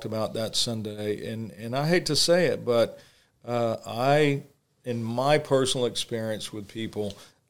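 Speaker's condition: No condition

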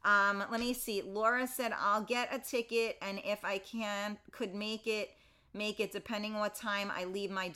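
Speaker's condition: No condition

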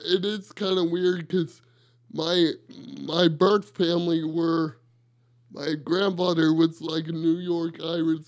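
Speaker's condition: Cerebral palsy; from birth, two months premature, umbilical cord around neck, oxygen mask at birth, wheelchair user

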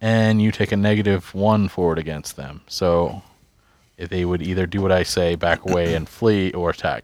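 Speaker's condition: No condition

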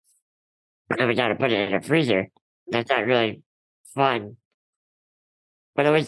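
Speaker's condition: Ullrich congenital muscular dystrophy, Ullrich congenital, collagen 6A3; grooming and bathing

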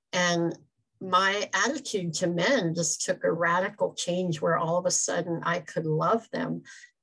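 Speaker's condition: Cleft palate; congenital, extremely severe

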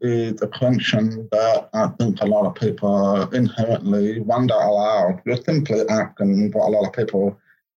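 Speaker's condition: Profound deafness; congenital, born deaf

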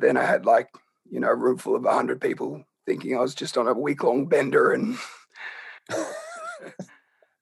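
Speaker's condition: Laryngeal cancer; HPV-related, in voice box, onset age 27-28, earlier neck fusion surgery with tubes past larynx; diagnosed about one year ago after months of croaky voice first thought nodules; speaks at low tone, hard to project voice

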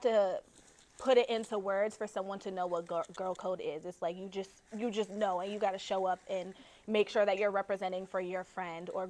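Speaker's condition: No condition

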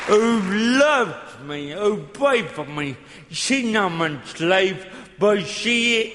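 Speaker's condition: Cerebral palsy; present from birth, walks with a limp, shaky body, shaking; talks funny, hard for others to understand, great challenge to speak at all

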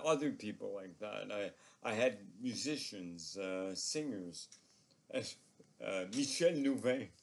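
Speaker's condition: ALS; progressive

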